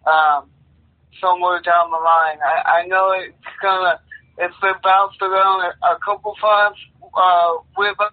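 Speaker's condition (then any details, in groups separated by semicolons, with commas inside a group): Cerebral palsy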